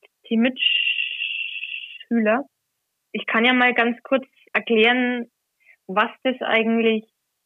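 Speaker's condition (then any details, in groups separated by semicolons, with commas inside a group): Stuttering; covert stuttering hidden over ten years, avoided words anticipated to be stuttered; no longer hidden, reads Gospel in church, practices reading at home beforehand; reading aloud in church not stutter-free; blocks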